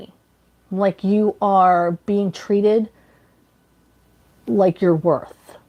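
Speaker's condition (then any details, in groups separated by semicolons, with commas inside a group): No condition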